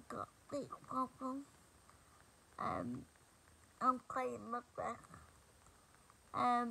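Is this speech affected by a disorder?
Yes: cerebral palsy.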